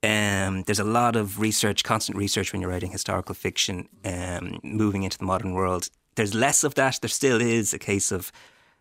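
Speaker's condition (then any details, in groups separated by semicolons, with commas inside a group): No condition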